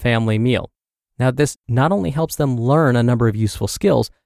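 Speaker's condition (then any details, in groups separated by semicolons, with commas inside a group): No condition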